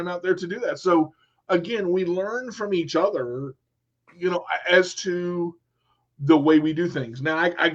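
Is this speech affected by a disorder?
No.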